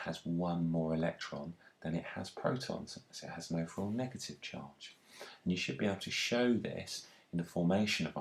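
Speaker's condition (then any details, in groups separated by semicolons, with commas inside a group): No condition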